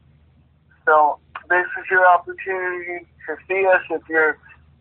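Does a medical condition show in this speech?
Yes: cerebral palsy.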